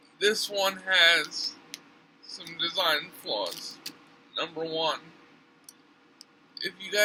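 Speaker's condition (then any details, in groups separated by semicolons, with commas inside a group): Cerebral palsy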